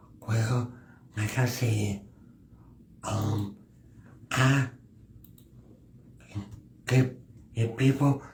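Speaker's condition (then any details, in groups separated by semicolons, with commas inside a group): Cerebral palsy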